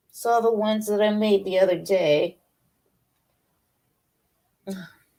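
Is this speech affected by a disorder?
No.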